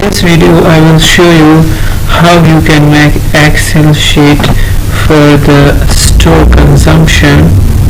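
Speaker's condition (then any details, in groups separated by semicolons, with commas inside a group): No condition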